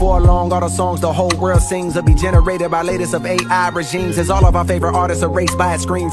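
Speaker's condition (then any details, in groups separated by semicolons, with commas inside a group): No condition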